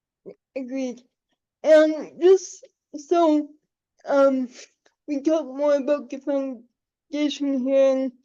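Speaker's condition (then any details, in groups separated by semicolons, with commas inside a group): Cerebral palsy; able to articulate and speak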